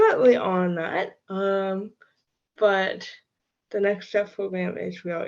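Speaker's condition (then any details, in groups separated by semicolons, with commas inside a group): Cerebral palsy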